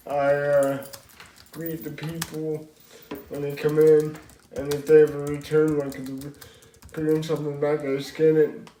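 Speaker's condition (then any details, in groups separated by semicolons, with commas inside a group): Cerebral palsy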